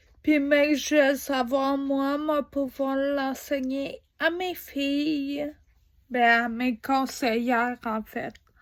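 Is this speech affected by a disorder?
Yes: ataxia; degenerative.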